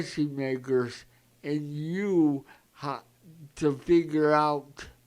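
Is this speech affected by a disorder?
Yes: cerebral palsy; present from birth.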